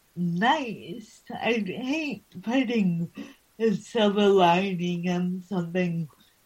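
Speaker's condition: Cerebral palsy

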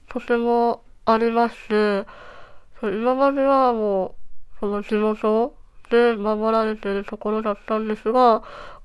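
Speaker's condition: Treacher Collins syndrome, cleft palate

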